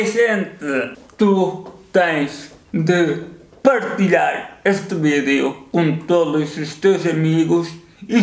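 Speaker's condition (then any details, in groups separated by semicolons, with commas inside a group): Cerebral palsy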